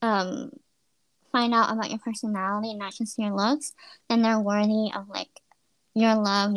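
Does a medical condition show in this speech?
Yes: cleft lip and palate.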